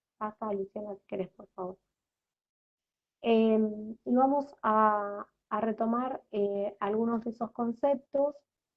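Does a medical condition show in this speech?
No.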